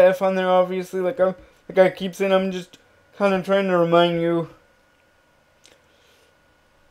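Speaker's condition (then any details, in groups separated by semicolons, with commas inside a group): Cerebral palsy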